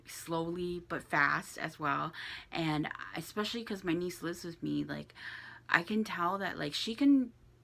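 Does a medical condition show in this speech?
No.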